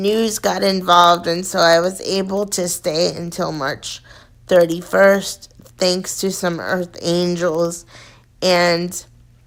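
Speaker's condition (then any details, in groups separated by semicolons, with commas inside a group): Cerebral palsy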